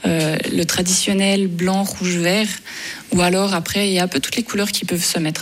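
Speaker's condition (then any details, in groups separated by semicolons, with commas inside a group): No condition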